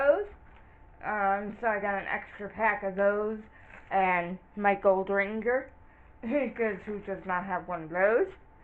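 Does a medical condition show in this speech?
Yes: cerebral palsy.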